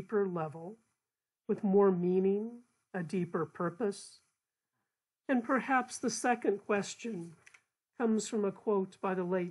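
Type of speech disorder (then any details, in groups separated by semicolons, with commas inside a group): None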